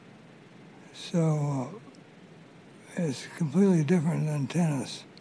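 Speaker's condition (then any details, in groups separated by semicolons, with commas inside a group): Parkinson's disease; about 20 years since onset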